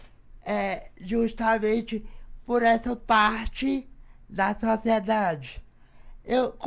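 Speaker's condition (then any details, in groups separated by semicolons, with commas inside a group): Cerebral palsy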